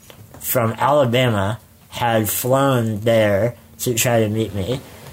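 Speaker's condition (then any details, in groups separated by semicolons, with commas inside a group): Spinal muscular atrophy; congenital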